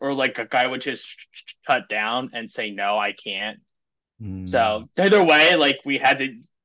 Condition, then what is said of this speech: Stuttering. Like, so like, because heads up, but I have a stutter, so sometimes words will take longer to come out.